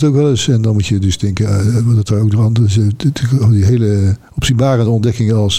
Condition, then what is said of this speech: Parkinson's disease. En daaronder heb ik een soort kaakspasme.